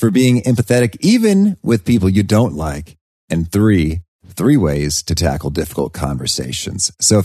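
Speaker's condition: No condition

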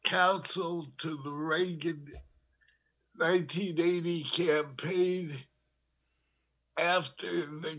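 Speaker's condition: Parkinson's disease; diagnosed over 9 years ago

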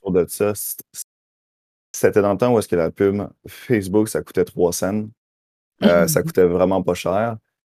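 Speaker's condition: Stuttering; attributed to brain-vocal cord miscommunication, spoke little ages 6-12, hidden until 28, three therapies; age 29, openly stuttering, no longer hideable for 1-2 years, in therapy 2-3 years; vocal cords cut out involuntarily, word repetitions, talks a lot, may go unnoticed by listeners; prolonged sounds

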